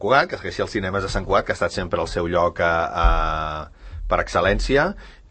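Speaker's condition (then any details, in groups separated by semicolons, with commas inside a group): No condition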